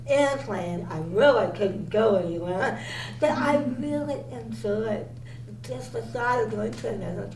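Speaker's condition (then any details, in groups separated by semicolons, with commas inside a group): Cerebral palsy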